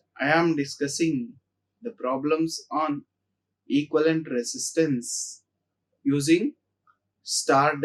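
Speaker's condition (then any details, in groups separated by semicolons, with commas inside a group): No condition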